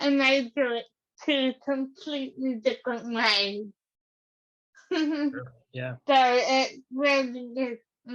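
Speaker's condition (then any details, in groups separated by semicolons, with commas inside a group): Cerebral palsy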